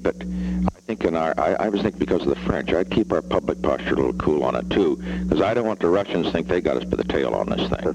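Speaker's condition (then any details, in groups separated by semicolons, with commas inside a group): No condition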